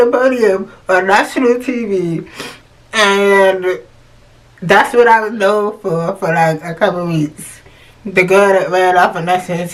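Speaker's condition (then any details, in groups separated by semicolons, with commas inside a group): Cerebral palsy; hard of hearing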